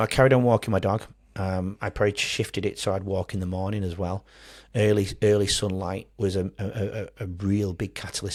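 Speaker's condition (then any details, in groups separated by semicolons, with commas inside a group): No condition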